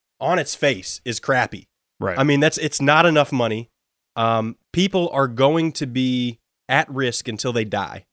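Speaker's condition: No condition

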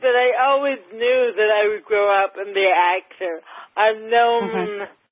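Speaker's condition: Cerebral palsy, mild

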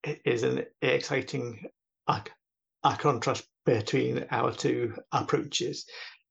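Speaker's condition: Stammering; talks with a stammer; repeated sounds, blocks

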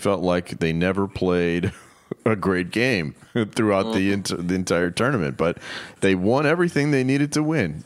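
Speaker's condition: No condition

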